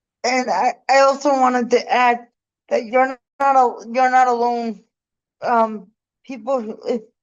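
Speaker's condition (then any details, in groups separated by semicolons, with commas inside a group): Cerebral palsy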